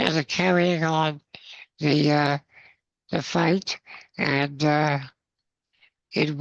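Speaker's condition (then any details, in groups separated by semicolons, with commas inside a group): Spinal muscular atrophy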